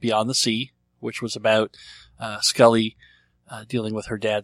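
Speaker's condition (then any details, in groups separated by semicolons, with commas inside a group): Cleft lip and palate; treated as a baby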